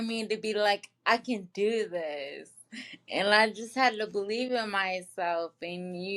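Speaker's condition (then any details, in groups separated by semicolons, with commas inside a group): Traumatic brain injury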